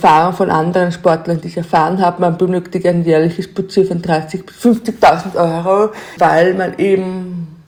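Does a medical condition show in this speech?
Yes: deafness; learned sign language only from age 17, no one had told her it existed; interviewed with help of a sign language interpreter; learned to speak over time despite deafness.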